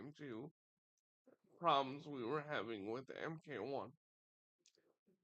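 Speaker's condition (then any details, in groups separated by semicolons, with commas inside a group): Cerebral palsy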